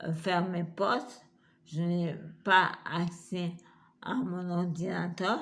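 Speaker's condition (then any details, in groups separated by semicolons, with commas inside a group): Multiple sclerosis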